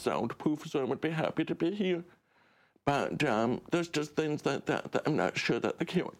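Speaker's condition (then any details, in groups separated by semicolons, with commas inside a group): Deaf; relies on subtitles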